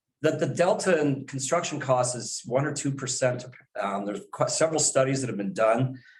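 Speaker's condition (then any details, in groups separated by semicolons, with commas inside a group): No condition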